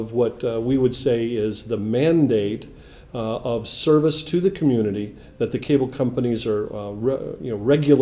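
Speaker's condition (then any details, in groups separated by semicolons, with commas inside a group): No condition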